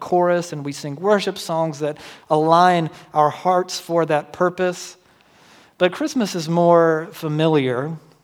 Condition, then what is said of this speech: No condition.